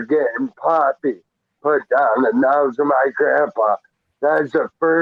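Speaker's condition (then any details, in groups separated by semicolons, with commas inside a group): Traumatic brain injury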